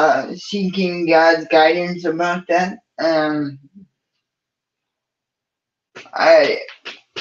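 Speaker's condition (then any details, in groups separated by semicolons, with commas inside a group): Cerebral palsy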